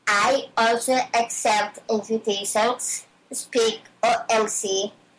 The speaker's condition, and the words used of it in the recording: Down syndrome. Since I have some speech difficulties because of my condition, I do all reading practices.